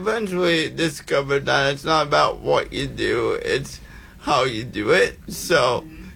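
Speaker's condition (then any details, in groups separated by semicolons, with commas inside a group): Cerebral palsy; congenital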